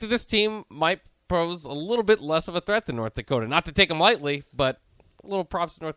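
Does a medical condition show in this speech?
No.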